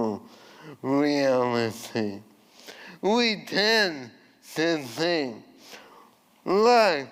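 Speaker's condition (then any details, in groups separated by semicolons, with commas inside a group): ALS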